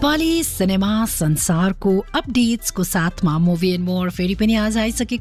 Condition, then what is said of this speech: No condition.